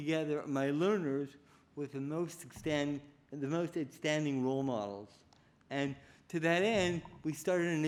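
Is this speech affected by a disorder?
Yes: cerebral palsy.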